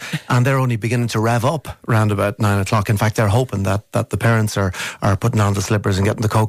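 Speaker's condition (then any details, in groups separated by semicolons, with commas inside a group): No condition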